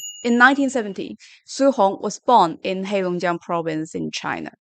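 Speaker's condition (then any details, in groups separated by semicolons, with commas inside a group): No condition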